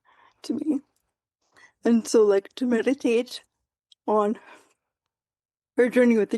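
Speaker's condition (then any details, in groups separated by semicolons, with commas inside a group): Quadriplegic cerebral palsy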